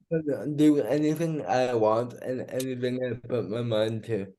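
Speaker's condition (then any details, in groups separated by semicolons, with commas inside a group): Cerebral palsy; diagnosed at about two months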